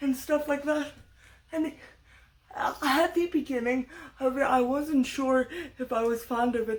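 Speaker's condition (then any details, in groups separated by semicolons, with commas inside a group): Cerebral palsy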